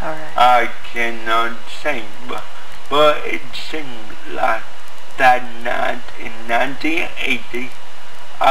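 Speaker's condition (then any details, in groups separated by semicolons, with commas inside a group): Cerebral palsy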